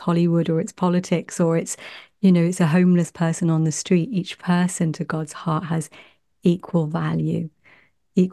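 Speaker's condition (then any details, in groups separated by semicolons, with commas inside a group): No condition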